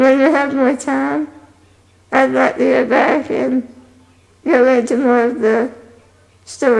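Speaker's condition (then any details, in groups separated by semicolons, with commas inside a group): Spinal muscular atrophy type 2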